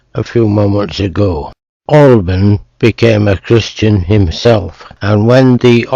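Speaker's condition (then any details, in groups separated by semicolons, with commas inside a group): Motor neuron disease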